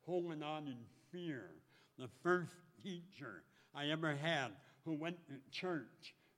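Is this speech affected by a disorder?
Yes: speech impediment; could not speak or chew in childhood, first operation in North Dakota, 17 surgeries, 6 years of therapy; taught tongue movement at 12, voicing with clothespin on nose, mirror under lips, impediment recognizable on radio.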